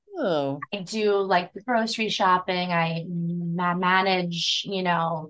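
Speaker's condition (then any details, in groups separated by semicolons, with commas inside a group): Stutter; covert for most of life, hidden and never discussed at previous 6-year job; recently owns and discloses stutter since NSA conference in Florida, comfortable stuttering at new job; stutters less after disclosing, spoke fluently enough in interview to go unnoticed; repeated sounds, prolonged sounds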